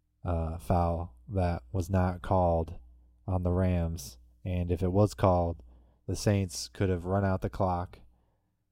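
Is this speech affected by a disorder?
No.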